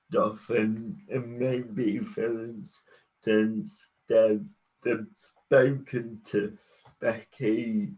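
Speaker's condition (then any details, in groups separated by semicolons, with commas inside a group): Cerebral palsy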